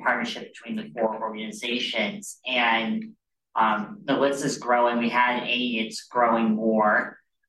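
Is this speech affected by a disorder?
Yes: cleft lip and palate; born with cleft lip and cleft palate, childhood care at Washington University St. Louis children's team.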